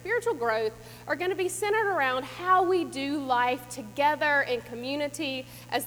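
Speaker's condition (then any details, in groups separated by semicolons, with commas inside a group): No condition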